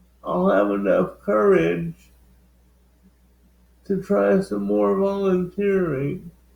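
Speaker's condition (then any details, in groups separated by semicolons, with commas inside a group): Cerebral palsy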